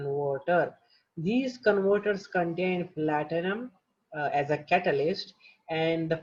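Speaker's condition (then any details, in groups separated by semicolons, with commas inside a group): No condition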